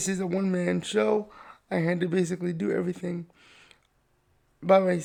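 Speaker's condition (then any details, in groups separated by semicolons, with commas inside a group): Cerebral palsy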